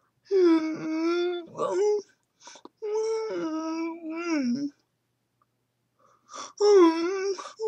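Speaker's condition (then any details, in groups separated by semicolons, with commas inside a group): Cerebral palsy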